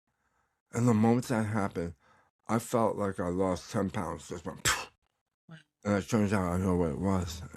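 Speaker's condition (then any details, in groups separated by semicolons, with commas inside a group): Tongue cancer; recovering, tongue exercises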